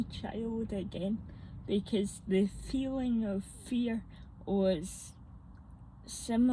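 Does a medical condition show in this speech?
Yes: mixed cerebral palsy.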